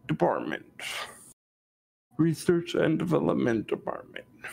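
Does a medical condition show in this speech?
Yes: cerebral palsy; quadriplegia, from birth, right side affected.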